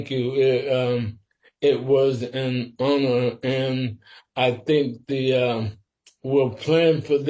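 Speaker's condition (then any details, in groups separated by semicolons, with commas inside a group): Sporadic ALS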